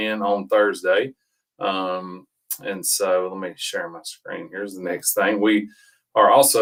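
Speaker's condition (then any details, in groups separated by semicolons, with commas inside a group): No condition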